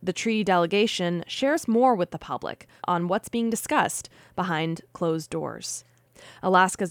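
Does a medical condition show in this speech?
No.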